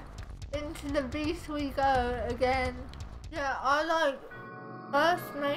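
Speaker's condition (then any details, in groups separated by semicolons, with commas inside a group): Cerebral palsy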